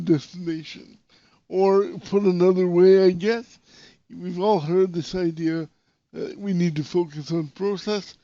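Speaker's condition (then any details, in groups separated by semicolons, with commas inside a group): Cerebral palsy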